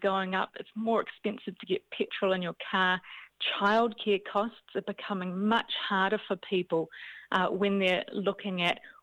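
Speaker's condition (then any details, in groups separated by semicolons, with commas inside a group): No condition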